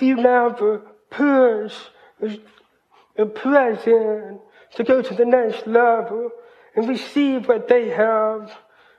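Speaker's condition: Hearing loss, cochlear implant; hears about 80% with cochlear implant

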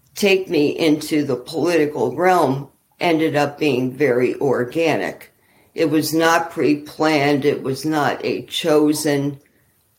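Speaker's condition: ALS; not yet bad

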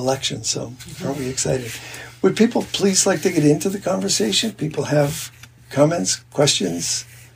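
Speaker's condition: No condition

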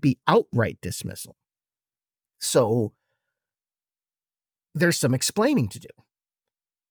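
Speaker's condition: No condition

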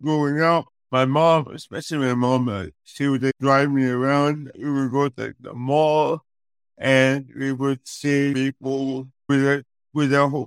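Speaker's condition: Cerebral palsy; affects speech

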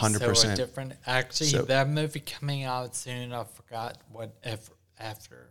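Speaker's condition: Ataxia after strokes, mild; initially nonverbal

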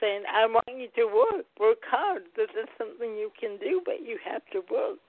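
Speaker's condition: Cerebral palsy, mild

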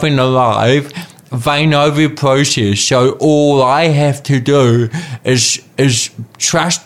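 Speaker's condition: Cerebral palsy; stopped childhood therapies

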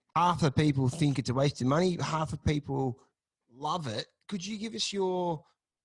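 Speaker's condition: No condition

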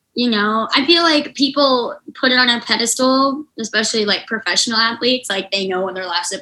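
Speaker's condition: Unilateral cleft lip and palate, severe; speech therapy after stroke at 18

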